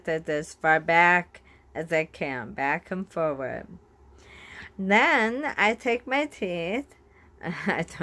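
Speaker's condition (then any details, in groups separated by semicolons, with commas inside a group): Bulbar ALS, bulbar onset; daily tongue, lip and face exercises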